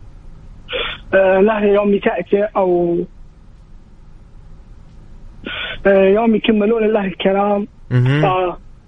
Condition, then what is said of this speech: Stuttering. مالك زاد وانا متأتئ ودخلت كورس الحمد لله